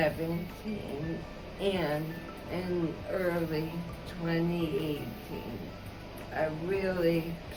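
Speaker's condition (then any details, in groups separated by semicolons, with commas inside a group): ALS; episode of waking unable to breathe, emergency care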